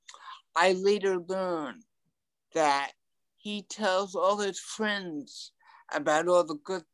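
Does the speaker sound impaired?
Yes: ataxic cerebral palsy; from birth, mild, legs mostly, also arms, walked at about age four; talking affected, tongue affected a little, frequent stuttering in past, improved with speech therapy.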